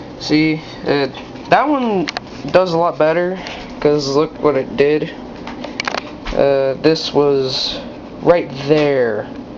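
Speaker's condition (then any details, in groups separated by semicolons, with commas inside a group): No condition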